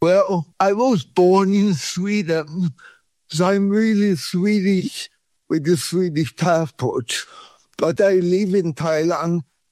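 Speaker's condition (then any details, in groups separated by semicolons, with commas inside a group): Cerebral palsy; body shaking 40 years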